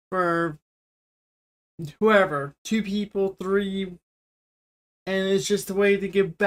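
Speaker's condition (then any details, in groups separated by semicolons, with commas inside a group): Cerebral palsy; wheelchair user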